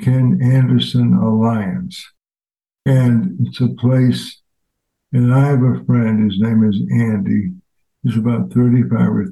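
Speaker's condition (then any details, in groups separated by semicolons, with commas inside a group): ALS; fatal progressive disease, diagnosed months ago, hiking a year ago, expected to worsen; voice changed since onset, now a different voice, no spontaneous crying fits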